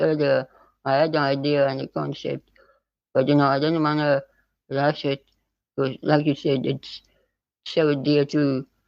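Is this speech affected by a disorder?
Yes: spinal muscular atrophy type 2.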